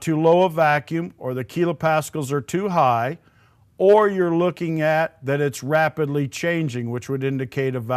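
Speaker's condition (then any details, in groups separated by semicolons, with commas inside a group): No condition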